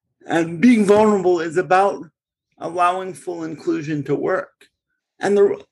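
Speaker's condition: Cerebral palsy; born in Bridgeport

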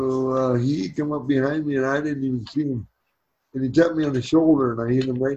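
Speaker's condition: Cerebral palsy; spastic

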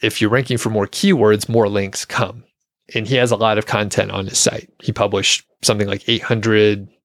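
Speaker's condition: No condition

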